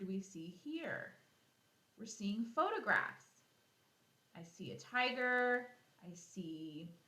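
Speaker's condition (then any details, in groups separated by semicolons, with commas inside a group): No condition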